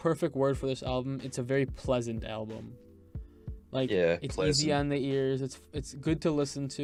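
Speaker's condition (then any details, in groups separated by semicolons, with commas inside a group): No condition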